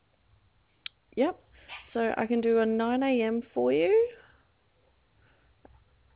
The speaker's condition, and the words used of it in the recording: No condition.